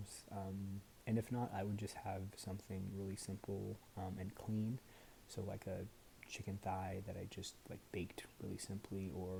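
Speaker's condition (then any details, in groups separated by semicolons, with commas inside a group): No condition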